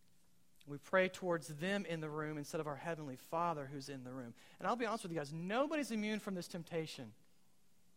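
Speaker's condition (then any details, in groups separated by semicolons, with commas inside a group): No condition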